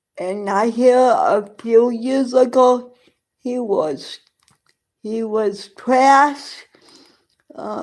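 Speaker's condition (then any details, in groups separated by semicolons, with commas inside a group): Cerebral palsy; present from birth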